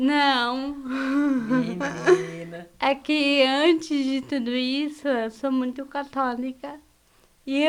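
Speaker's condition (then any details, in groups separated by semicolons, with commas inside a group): Cerebral palsy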